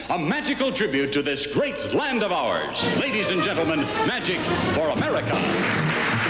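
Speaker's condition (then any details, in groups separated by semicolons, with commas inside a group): No condition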